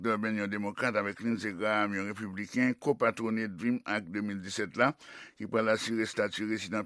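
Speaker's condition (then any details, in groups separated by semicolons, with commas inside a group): No condition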